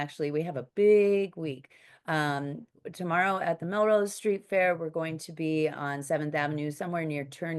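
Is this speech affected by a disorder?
No.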